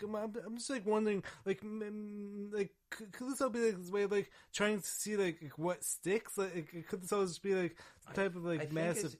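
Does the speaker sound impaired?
Yes: stammering and stuttering; acquired, neurological damage from severe pneumonia, 21 antibiotics, steroids, intubation, ventilator, induced coma, stutter began later; minimal editing leaves speech issues on display; here repeated sounds, repeated words, prolonged sounds.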